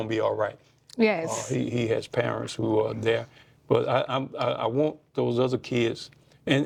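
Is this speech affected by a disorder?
No.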